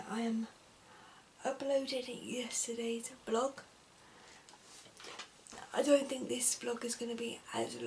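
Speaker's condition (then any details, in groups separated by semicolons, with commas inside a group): Cerebral palsy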